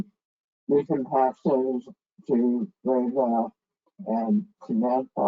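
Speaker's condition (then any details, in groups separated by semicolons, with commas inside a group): Head and neck cancer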